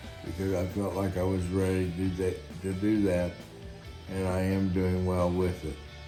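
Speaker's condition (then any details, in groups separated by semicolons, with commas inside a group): Guillain-Barré syndrome; phantom sensations in arms and legs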